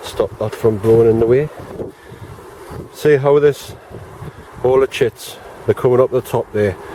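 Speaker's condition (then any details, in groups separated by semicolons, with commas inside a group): No condition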